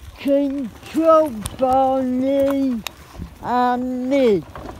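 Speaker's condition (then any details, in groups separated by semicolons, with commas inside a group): Cerebral palsy; spastic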